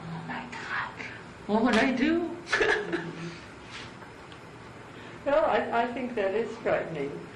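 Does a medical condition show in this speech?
Yes: cerebral palsy; from birth.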